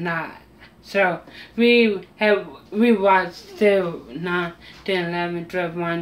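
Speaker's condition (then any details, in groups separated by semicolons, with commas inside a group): Mild cerebral palsy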